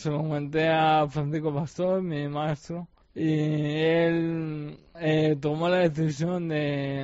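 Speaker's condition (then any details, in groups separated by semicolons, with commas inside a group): ALS; first sign was shoulder pain while practicing judo at his club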